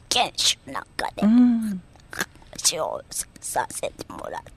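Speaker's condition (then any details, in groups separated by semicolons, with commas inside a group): Myasthenia gravis; body strength gradually lost, onset at age 24, ventilator since age 26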